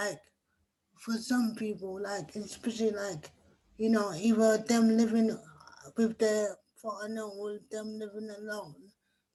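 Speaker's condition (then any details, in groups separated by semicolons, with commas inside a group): Cerebral palsy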